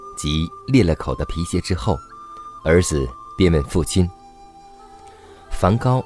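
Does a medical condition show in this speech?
No.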